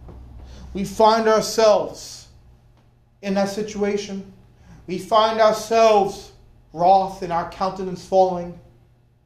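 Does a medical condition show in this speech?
No.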